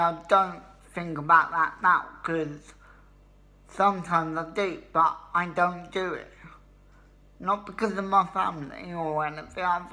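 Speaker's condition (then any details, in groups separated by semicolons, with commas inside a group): Cerebral palsy; wheelchair user; obvious speech impediment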